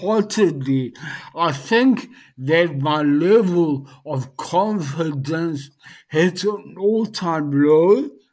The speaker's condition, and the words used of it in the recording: Dysarthria. So you've certainly overcome that barrier of dysarthria.